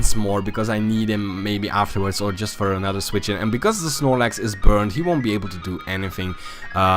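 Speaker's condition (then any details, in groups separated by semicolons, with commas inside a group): No condition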